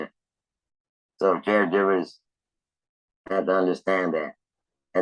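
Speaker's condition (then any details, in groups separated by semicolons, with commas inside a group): Laryngectomy; laryngectomy for cancer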